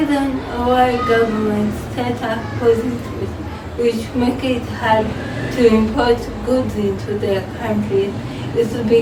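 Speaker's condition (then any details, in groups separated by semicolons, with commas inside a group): Cerebral palsy; from birth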